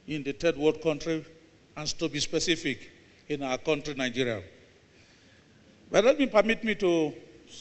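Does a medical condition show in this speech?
No.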